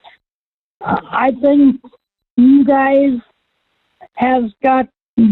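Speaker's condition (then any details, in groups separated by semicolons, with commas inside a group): Cerebral palsy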